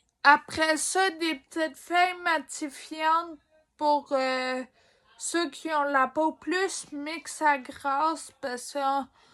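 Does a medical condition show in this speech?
Yes: ataxia; degenerative.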